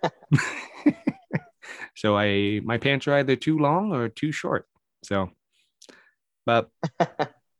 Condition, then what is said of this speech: Stuttering. And I'm a podcaster with a stutter and a lisp, so I find that very, very funny.